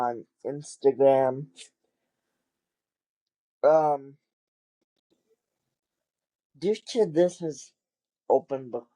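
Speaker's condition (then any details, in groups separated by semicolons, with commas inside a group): Cerebral palsy; wheelchair user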